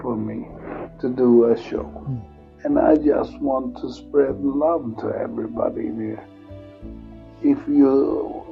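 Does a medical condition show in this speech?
Yes: multiple sclerosis; progressive form.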